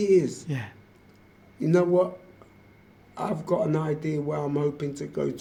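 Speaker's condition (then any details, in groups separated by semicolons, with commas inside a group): Motor neurone disease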